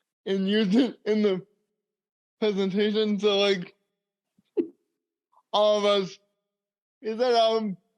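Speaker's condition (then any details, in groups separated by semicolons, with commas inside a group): Cerebral palsy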